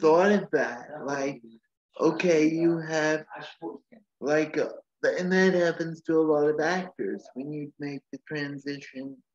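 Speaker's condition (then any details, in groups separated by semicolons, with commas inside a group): Cerebral palsy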